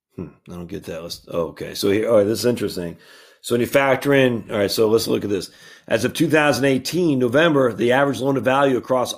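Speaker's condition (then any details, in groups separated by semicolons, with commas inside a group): No condition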